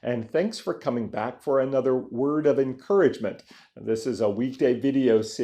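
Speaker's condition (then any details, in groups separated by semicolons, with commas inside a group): No condition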